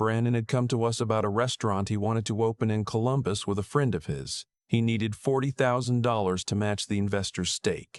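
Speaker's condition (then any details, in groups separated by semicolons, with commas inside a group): No condition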